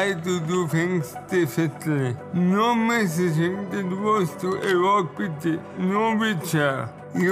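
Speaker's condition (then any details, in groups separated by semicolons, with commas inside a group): Speech impediment; present since childhood; uses AI avatar to speak; public speaking almost impossible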